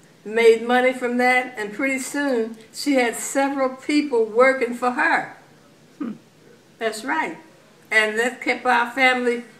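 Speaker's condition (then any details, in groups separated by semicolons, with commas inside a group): No condition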